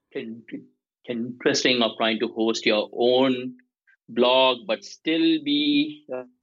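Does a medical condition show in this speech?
Yes: stuttering; may block on some words, may repeat sounds; here blocks.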